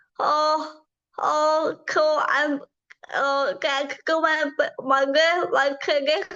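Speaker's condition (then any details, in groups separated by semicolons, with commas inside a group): Cerebral palsy; from birth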